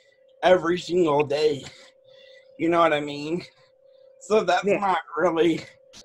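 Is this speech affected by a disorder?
Yes: cerebral palsy; present from birth.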